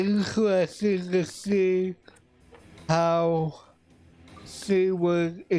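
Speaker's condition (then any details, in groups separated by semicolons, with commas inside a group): Cerebral palsy; affects voice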